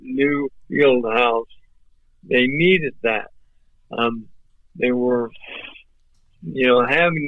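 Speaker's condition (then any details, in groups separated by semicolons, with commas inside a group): ALS; voice off but clear and understandable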